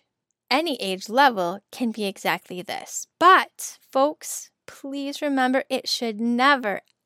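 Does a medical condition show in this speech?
No.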